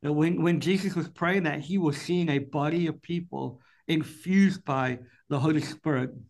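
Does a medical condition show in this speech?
Yes: cleft palate; speech impediment.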